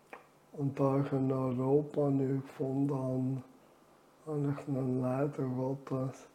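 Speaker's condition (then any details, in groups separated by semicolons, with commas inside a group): ALS; handwriting failed early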